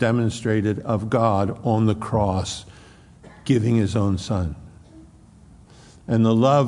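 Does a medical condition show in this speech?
No.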